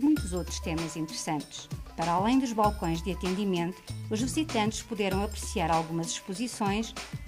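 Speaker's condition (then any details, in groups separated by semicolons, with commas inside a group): No condition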